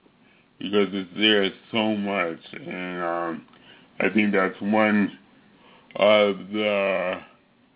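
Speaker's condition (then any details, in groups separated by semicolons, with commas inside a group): Cerebral palsy; visible to casting agents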